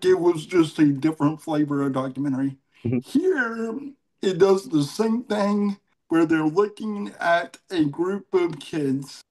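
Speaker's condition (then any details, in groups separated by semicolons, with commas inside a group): Cerebral palsy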